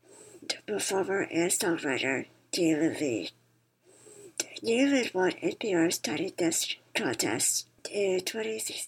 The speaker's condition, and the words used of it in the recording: Spinal muscular atrophy. So she has to wear a ventilator to breathe, and she records her podcast while she's wearing the ventilator.